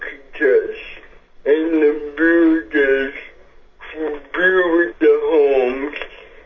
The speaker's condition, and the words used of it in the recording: Cerebral palsy. I have cerebral palsy, so maybe a little bit difficult to understand me, but as we go, we'll hopefully be able to understand me